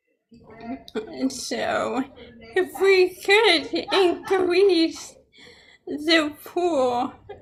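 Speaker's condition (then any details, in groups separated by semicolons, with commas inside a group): ALS, sporadic; many years since delayed diagnosis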